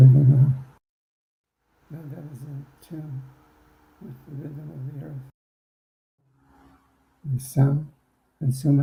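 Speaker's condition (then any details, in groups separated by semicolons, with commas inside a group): Parkinson's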